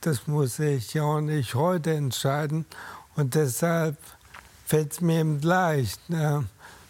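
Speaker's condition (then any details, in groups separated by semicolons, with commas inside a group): ALS; first suspected carpal tunnel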